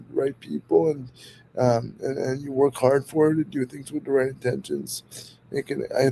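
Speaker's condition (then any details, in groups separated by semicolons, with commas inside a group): Cerebral palsy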